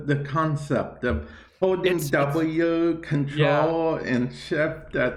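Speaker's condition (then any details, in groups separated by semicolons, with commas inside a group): Cerebral palsy; affects speech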